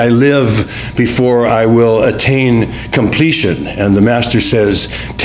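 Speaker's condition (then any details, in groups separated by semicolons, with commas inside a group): No condition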